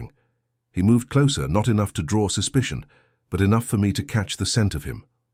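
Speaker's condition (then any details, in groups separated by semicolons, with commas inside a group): No condition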